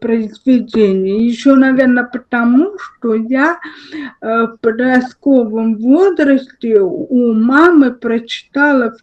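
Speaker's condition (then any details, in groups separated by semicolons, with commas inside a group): Cerebral palsy, spastic diplegia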